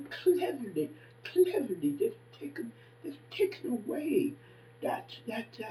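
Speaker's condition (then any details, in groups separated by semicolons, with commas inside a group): Facial palsy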